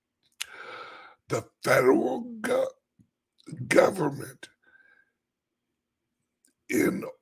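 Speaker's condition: Chronic voice problem; stiff voice box

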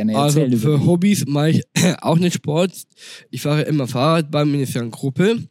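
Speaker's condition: Down syndrome; congenital

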